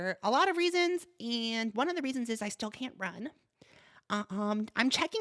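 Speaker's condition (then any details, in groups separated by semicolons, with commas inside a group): No condition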